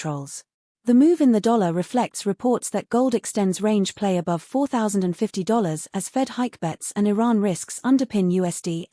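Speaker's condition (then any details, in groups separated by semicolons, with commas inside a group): No condition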